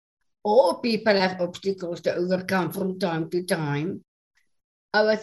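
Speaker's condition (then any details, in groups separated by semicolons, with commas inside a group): Down syndrome; extra chromosome 21, congenital, present since birth, a little slower than others; age 40; English is second language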